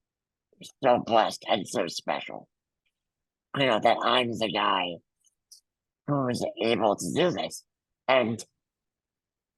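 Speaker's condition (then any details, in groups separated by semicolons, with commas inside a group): Muscular dystrophy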